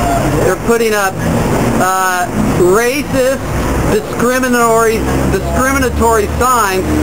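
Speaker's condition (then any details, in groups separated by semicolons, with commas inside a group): No condition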